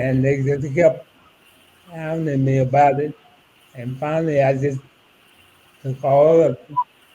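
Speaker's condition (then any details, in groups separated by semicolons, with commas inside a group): ALS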